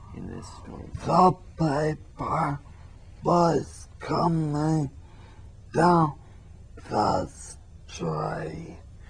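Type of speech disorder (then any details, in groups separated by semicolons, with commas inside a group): Spastic dysarthria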